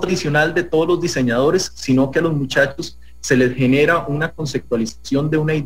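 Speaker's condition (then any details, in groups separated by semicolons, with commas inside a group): No condition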